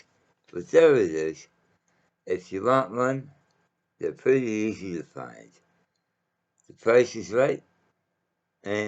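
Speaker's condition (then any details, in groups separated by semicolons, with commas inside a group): Mouth cancer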